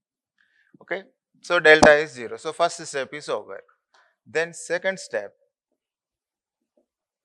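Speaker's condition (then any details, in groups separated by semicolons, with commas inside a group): No condition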